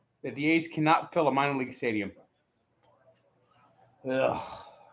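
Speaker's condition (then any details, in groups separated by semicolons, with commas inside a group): No condition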